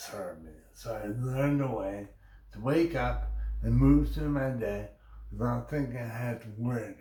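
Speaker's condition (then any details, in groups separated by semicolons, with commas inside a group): Brain injury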